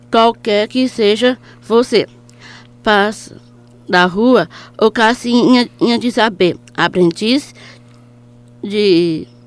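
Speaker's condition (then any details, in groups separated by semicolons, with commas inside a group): Down syndrome; present since birth; reads own poem aloud, gives short answers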